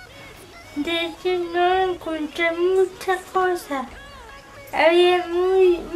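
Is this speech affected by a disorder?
Yes: cerebral palsy.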